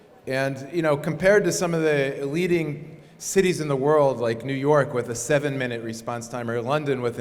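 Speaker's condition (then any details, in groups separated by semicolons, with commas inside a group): No condition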